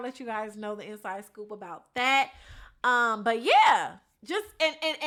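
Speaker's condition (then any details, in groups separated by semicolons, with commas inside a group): No condition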